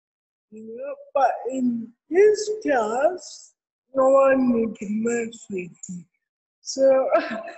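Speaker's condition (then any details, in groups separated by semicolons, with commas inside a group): Cerebral palsy; therapy since six months old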